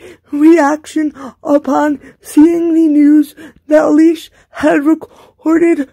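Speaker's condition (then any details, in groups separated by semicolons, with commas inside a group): Cerebral palsy, severe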